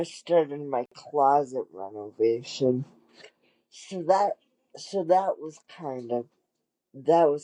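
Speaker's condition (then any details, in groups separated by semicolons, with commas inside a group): Cerebral palsy; wheelchair user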